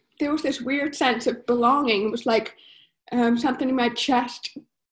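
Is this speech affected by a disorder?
Yes: profound deafness, cochlear implant, congenital profound hearing loss; born deaf, some cochlear hair cells left but insufficient, cochlear implant chosen by doctor father; speech developed through one-on-one training by mother, a former language teacher.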